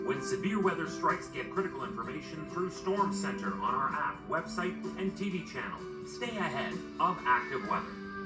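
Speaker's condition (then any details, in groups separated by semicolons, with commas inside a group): No condition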